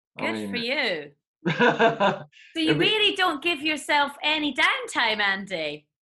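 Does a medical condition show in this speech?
No.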